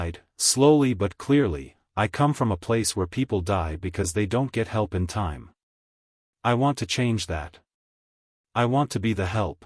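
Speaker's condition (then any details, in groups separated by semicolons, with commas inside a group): No condition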